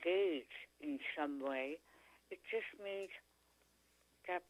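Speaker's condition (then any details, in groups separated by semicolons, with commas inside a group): Tongue cancer; now speaks pretty clearly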